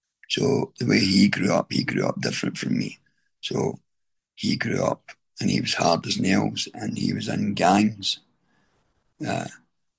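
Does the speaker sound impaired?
Yes: throat cancer treatment effects; stage 4 throat cancer 6.5 years into recovery, chemo, radiotherapy, tracheostomy, neck nerves repaired, remission 2.5 years; voice changed by throat cancer and treatment, deep voice.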